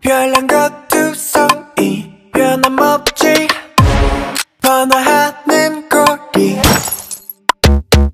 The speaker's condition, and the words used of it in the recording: None; typical speech.